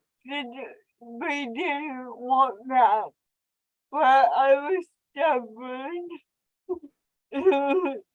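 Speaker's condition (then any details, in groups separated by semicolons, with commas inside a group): Cerebral palsy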